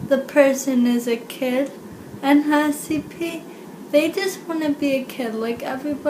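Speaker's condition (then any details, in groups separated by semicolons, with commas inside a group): Cerebral palsy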